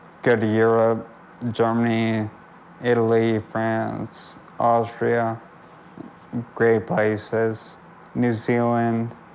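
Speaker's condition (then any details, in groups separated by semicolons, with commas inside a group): Friedreich's ataxia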